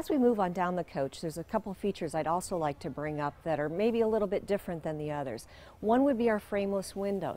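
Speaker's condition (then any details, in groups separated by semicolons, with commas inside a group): No condition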